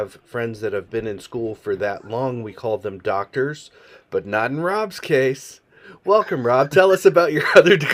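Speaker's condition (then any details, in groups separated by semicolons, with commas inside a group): No condition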